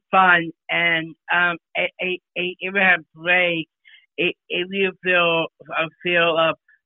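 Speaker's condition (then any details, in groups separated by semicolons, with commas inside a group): Down syndrome; congenital down syndrome, recent covid pneumonia needing oxygen, cardiac arrest and critical care; short simple answers, non-standard grammar, business partner completes some sentences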